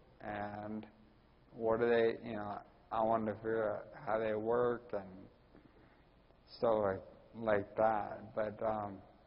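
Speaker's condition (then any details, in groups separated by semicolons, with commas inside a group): Ataxia; speech typical of the condition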